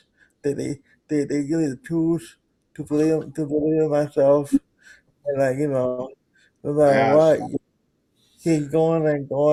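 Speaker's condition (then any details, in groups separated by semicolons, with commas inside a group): Cerebral palsy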